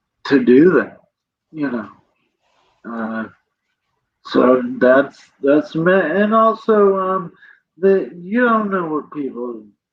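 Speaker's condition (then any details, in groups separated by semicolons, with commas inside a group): Cerebral palsy; present from birth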